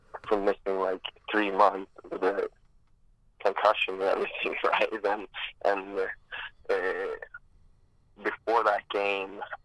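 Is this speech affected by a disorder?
Yes: stuttering; stuttering audible during interview, considers it a barrier to media work; here repeated words, prolonged sounds.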